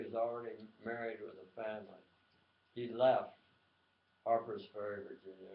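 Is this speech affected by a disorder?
Yes: tongue cancer.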